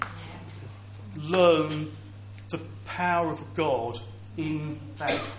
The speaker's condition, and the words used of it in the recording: Stuttering. As you'll hear, I have a stammer.